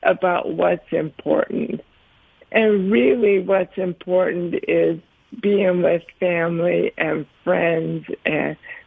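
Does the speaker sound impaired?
Yes: ALS; ALS at 47 after a year of running into walls, no use of hands, arms, legs; about 7 years since diagnosis, slow progressor, types with eyes on computer; tongue affected, speaks more slowly than before, worried about voice, held up over 15 minutes.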